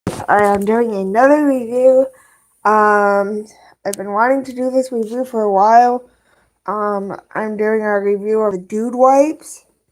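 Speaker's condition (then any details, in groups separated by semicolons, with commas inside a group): Cerebral palsy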